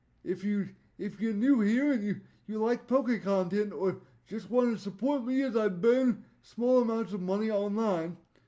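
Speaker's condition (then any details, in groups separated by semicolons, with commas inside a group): Cerebral palsy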